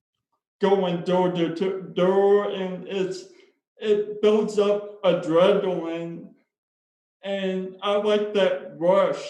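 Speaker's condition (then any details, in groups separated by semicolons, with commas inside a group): Spastic cerebral palsy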